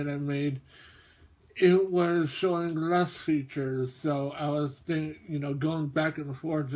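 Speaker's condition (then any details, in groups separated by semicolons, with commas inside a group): Mobius syndrome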